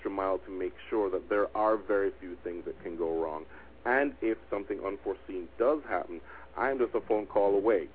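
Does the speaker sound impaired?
No.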